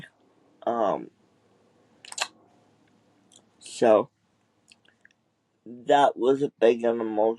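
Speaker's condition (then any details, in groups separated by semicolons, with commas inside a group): Cerebral palsy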